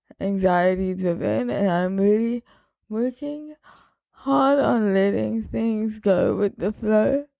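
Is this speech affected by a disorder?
Yes: cerebral palsy.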